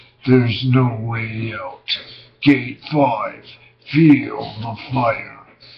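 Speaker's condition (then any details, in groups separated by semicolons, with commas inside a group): Brain injury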